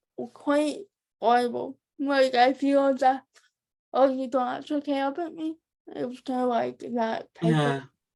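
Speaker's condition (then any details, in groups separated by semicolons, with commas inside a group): Cerebral palsy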